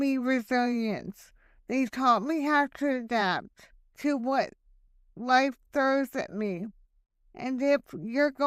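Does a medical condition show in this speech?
Yes: hemiplegic cerebral palsy.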